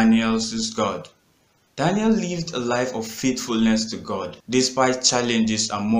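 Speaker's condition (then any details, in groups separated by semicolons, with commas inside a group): No condition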